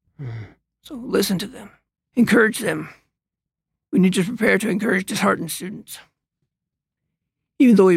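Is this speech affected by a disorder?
Yes: Parkinson's disease; Parkinson's diagnosed 2010, irreversible, progressive, 12 or 13 years since diagnosis; tremor, uses cane, impaired fine hand muscle control for mouse use; soft and sometimes incoherent voice, sometimes hard to get words across.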